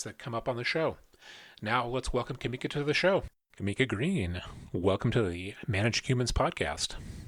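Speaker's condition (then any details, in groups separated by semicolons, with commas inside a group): No condition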